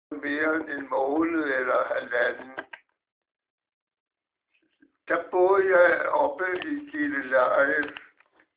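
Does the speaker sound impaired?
Yes: Parkinson's disease.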